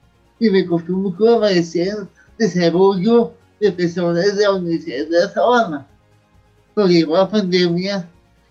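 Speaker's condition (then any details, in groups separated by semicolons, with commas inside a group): Cerebral palsy; age 37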